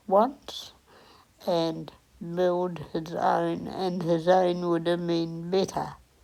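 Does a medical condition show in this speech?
Yes: cerebral palsy; onset at 8 days old.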